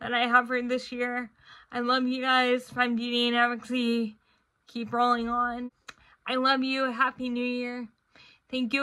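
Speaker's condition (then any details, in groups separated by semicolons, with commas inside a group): Cerebral palsy, spastic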